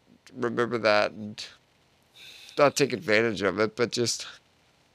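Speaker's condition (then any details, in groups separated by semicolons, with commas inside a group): Duchenne muscular dystrophy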